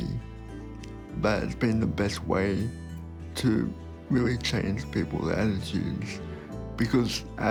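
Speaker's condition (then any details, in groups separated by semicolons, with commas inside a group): Cerebral palsy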